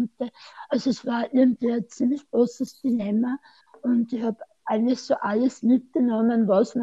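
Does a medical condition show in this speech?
Yes: tongue cancer surgery.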